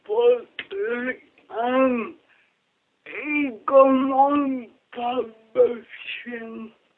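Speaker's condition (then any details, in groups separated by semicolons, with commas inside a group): Cerebral palsy; speech hard for others to understand, friend Judy interprets and repeats her answers for listeners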